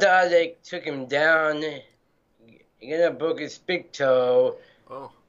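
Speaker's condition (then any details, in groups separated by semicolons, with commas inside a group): Down syndrome; congenital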